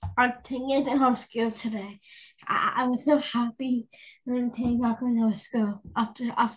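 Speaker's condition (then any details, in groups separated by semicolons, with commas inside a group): Down syndrome; extra copy of chromosome 21, present from birth; age 12, attends special school, St. Augustine's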